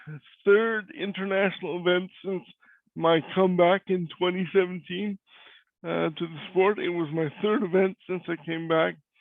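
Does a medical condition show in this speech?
Yes: cerebral palsy; voice is different.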